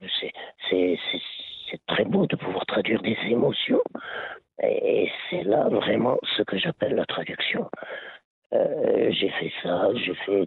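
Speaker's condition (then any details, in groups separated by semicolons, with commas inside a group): Laryngeal cancer; later lung cancer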